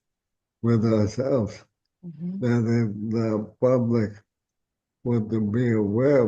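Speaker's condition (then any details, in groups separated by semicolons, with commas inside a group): ALS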